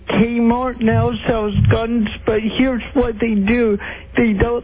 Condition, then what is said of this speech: Cerebral palsy. The thing that's getting me is this sounds like every guy that's ever called us and tried to pretend that he has CP.